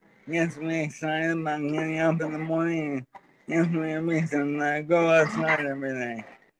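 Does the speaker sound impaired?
Yes: ALS; young onset, first symptoms around 18 or 19, weakness in hands and legs, diagnosed at 21 via neurologist and local ALS clinic; over 11 years since diagnosis, slow progression.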